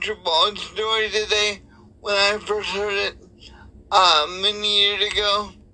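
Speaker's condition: Cerebral palsy; wheelchair user

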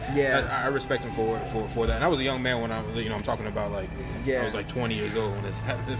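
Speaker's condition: No condition

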